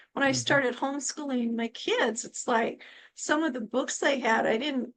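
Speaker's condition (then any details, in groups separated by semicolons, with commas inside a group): No condition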